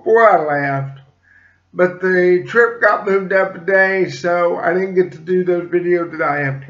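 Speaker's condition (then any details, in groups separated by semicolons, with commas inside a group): Cerebral palsy; slight speech impediment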